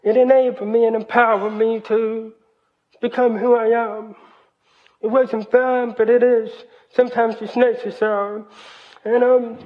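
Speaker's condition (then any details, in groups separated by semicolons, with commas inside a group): Hearing loss, cochlear implant; parents pushed speaking over sign language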